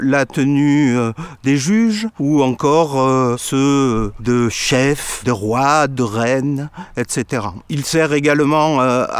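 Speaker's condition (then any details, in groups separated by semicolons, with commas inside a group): No condition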